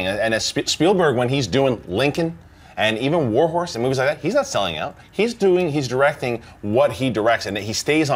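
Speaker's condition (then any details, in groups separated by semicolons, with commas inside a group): No condition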